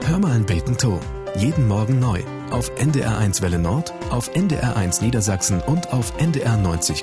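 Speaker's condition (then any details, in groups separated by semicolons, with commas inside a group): No condition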